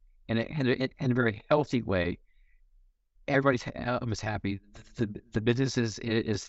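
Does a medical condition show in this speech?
Yes: stuttering; stutters in conversation, disfluencies may sound like audio buffering; here repeated sounds, repeated words.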